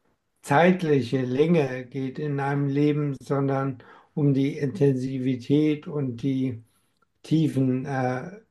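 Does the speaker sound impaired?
Yes: amyotrophic lateral sclerosis; diagnosed at 47, slower course than other affected patients.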